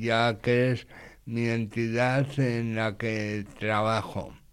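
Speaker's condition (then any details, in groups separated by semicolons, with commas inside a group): Condition akin to cerebral palsy; acquired after age three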